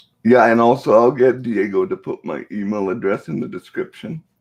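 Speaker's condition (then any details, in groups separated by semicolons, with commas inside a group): Cerebral palsy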